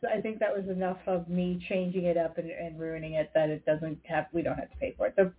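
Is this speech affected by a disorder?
No.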